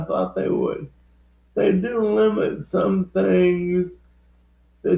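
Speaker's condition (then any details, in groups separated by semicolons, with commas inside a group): Cerebral palsy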